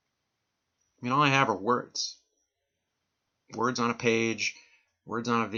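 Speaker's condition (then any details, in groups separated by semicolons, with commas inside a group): No condition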